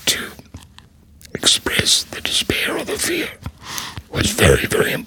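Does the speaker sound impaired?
Yes: laryngectomy, voice prosthesis.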